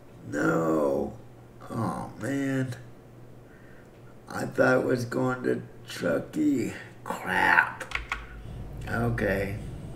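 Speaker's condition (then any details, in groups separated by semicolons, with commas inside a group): Cerebral palsy; breathing fine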